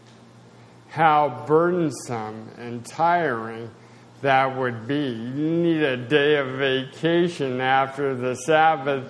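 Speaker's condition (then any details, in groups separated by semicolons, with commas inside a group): Spasticity, mild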